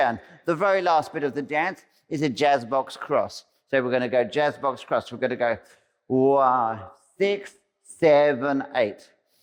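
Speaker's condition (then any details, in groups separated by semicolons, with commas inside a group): No condition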